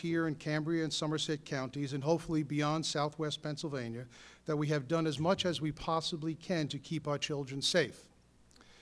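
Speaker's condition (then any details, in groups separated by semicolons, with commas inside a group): No condition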